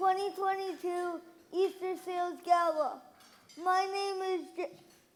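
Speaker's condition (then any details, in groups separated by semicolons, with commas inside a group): Cerebral palsy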